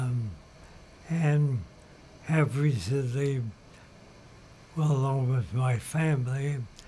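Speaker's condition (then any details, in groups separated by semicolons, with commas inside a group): ALS; symptoms two and a half years, non-invasive ventilation eighteen months, no tracheotomy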